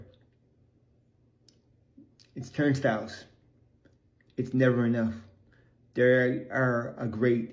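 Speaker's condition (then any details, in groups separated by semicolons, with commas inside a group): Cerebral palsy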